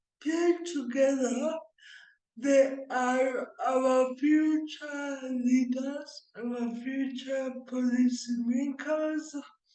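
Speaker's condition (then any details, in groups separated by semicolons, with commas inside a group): Cerebral palsy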